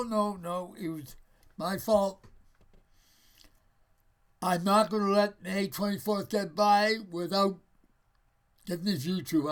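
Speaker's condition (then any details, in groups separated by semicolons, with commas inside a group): Parkinson's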